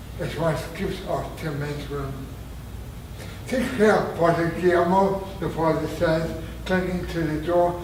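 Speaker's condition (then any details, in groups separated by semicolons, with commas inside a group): Traumatic brain injury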